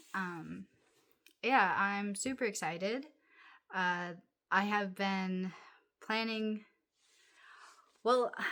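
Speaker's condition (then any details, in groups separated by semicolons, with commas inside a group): No condition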